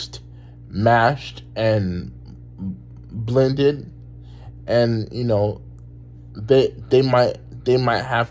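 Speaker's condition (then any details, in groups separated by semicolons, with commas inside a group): Cerebral palsy; talks very well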